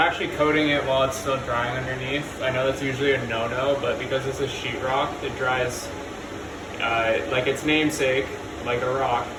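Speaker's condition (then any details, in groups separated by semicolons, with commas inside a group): No condition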